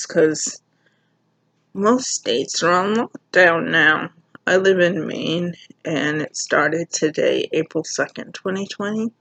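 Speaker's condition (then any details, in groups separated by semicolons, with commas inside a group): Cerebral palsy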